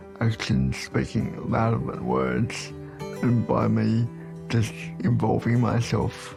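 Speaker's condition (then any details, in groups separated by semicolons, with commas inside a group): Cerebral palsy; diagnosed at about 12 months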